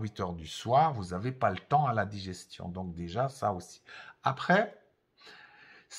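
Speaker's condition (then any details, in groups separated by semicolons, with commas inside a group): No condition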